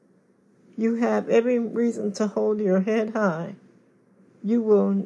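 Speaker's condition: Cerebral palsy; cerebral palsy diagnosed at birth

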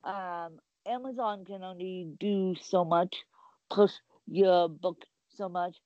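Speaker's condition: Ataxic spastic cerebral palsy; physical disability

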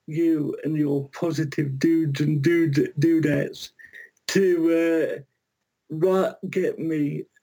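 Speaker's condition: Cerebral palsy; birth weight one pound

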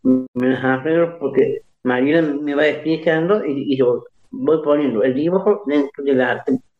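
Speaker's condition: Down syndrome; age 64

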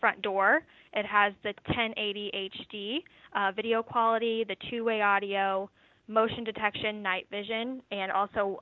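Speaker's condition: No condition

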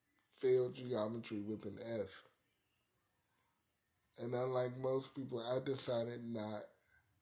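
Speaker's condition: Cerebral palsy; arthritis

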